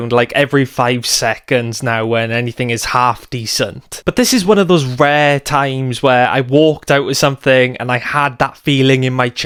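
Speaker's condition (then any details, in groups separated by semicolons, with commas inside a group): No condition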